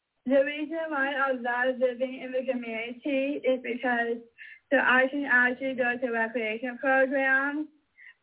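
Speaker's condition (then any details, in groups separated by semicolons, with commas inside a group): Mosaic Down syndrome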